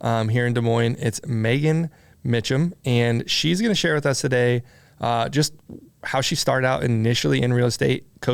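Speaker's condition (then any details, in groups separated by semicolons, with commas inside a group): No condition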